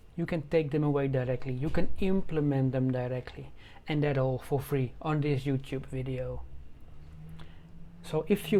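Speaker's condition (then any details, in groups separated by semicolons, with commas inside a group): No condition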